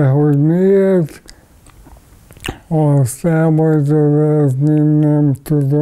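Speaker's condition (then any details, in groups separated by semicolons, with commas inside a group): ALS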